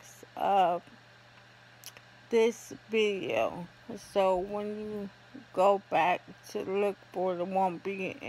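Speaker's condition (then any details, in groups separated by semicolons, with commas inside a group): ALS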